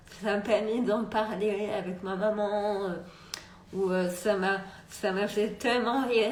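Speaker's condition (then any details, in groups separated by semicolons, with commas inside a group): Multiple sclerosis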